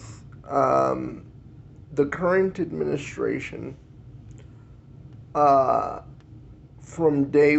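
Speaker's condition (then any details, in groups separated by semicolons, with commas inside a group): Cerebral palsy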